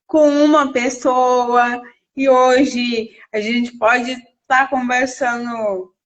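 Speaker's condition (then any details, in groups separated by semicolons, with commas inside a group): Cerebral palsy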